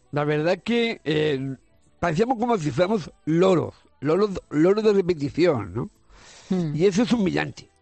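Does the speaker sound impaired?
Yes: Down syndrome; congenital.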